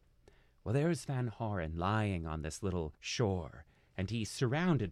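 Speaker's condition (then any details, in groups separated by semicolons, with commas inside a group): No condition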